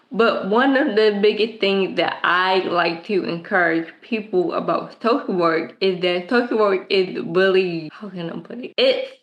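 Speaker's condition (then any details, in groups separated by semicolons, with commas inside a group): Cerebral palsy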